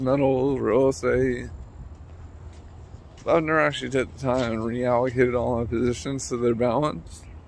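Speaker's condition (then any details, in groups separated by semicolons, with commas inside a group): Traumatic brain injury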